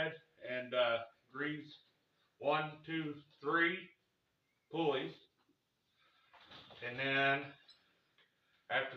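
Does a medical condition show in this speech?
No.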